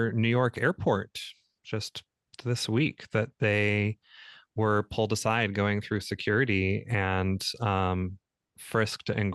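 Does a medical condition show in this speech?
No.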